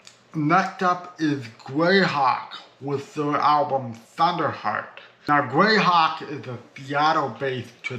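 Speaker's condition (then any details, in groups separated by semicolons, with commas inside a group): Cerebral palsy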